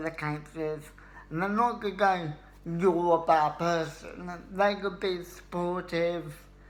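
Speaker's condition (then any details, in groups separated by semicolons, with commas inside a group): Cerebral palsy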